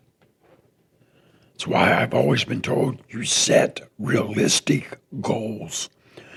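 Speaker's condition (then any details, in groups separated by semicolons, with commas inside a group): Throat cancer; tracheostomy tube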